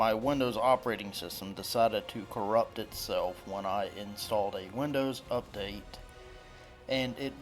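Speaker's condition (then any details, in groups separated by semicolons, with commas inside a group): No condition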